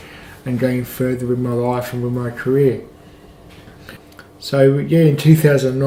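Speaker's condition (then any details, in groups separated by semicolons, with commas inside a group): Cerebral palsy, mild; speech affected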